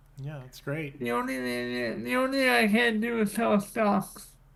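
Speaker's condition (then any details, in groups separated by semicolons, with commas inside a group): Cerebral palsy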